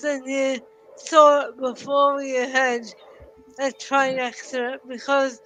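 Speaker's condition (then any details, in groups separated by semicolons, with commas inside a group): Cerebral palsy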